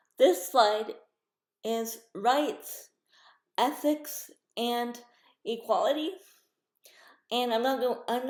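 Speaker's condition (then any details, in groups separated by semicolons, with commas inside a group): Cerebral palsy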